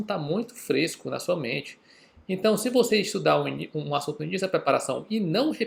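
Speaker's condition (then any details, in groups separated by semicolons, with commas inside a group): No condition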